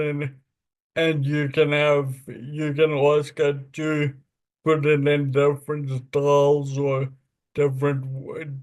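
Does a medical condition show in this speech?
Yes: Friedreich's ataxia; spasticity.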